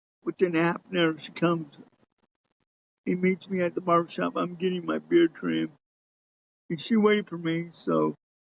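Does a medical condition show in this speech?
Yes: cerebral palsy.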